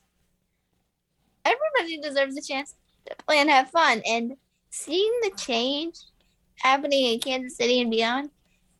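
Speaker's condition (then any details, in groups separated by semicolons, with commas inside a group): Muscular dystrophy; uses power wheelchair, diagnosed some years ago; ongoing doctor visits and therapy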